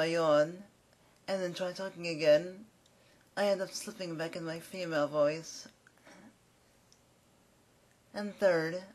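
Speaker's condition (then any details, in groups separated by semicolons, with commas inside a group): Cerebral palsy; speaks fast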